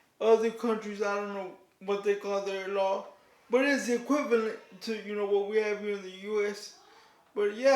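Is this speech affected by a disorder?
Yes: cerebral palsy; declined offered surgery.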